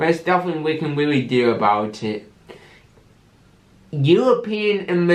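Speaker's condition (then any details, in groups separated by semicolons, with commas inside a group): Cerebral palsy with stammer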